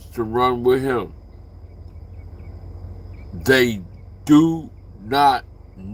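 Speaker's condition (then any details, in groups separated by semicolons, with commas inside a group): Slurred speech; still slurs words occasionally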